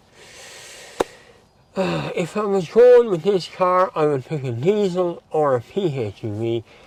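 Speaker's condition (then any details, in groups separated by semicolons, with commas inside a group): Mouth cancer surgery; speech changed by surgery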